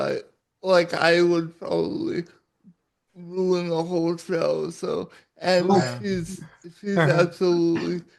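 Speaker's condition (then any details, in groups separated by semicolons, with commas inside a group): Cerebral palsy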